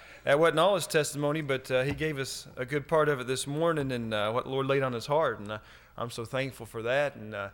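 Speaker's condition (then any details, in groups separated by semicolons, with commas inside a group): No condition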